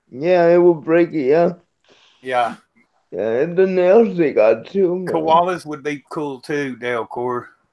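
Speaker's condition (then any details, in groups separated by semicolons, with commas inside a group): Cerebral palsy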